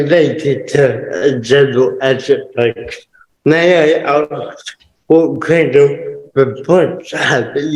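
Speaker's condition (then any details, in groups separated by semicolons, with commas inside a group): Cerebral palsy; permanent wheelchair user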